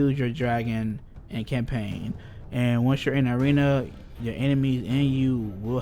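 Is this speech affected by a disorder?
No.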